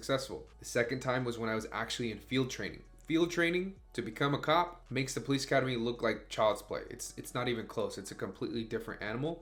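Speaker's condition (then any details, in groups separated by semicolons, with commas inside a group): No condition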